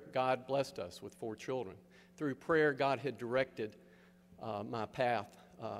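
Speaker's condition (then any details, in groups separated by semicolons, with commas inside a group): No condition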